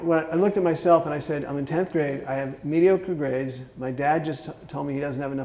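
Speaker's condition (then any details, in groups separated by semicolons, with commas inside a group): Parkinson's disease; left foot dystonia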